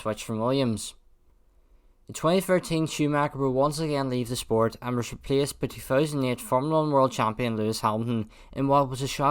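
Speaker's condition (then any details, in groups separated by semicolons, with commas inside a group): No condition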